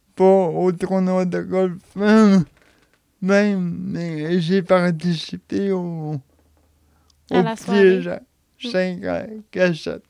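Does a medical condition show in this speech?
Yes: cerebral palsy; since birth, unable to walk, personal helper comes, respite house since age 8 or 9.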